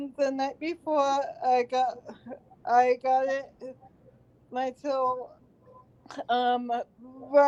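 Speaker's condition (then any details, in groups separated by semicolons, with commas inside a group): Cerebral palsy; present since birth, occupational therapy; talks too fast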